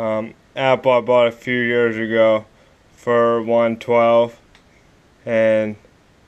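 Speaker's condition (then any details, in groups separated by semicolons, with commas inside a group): Cerebral palsy, spastic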